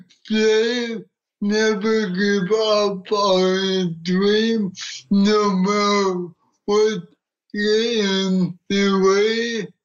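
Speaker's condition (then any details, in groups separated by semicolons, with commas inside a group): Cerebral palsy; adapted wheelchair boxer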